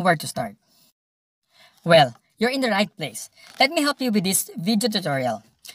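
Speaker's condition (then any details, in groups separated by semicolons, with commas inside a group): No condition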